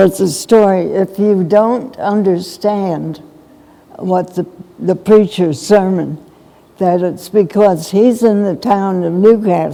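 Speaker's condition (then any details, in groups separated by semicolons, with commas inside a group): Essential tremor; more than half of life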